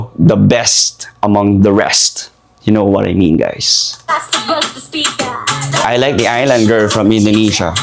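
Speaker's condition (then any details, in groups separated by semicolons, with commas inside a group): No condition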